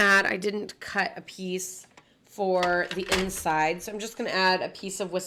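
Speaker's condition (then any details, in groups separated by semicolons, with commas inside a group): No condition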